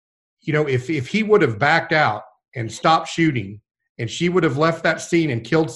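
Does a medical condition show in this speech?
No.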